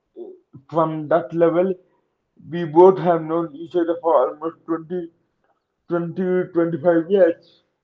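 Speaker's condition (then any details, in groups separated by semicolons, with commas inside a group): Cerebral palsy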